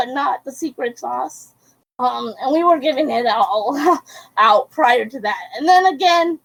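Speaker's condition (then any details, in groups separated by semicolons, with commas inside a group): Cerebral palsy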